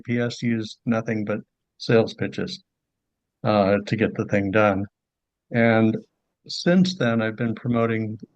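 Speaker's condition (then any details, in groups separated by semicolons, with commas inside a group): No condition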